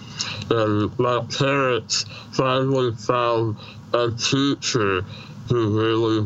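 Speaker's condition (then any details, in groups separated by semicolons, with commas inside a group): Treacher Collins syndrome, severe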